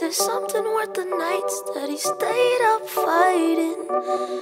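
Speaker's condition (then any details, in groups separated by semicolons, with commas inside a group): No condition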